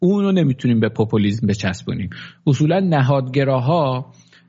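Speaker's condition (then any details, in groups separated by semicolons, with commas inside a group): No condition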